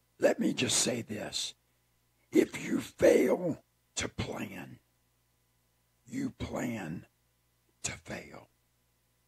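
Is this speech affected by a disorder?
Yes: throat cancer; tracheostomy tube.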